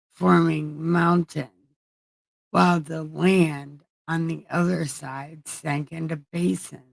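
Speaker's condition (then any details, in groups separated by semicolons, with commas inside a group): Brain injury; brain surgery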